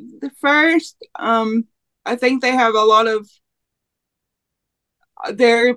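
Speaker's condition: Cerebral palsy; no speech dictation software at present

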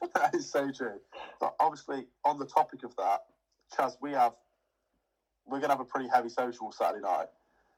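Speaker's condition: No condition

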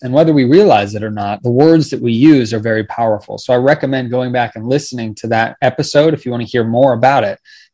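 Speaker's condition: No condition

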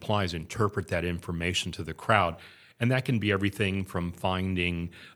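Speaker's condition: No condition

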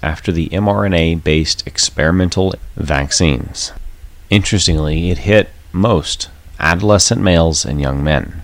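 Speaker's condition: No condition

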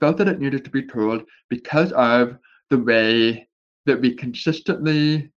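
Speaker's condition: Deafness with speech impediment, born deaf; speech shaped by years of speech therapy

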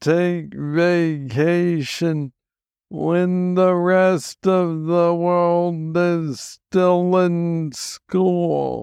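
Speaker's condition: Parkinson's disease; young onset Parkinson's disease, diagnosed at age 35

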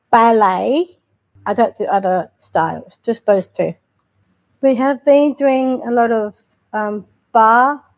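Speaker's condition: Down syndrome; intellectual disability

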